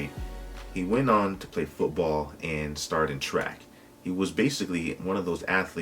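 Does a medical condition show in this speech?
No.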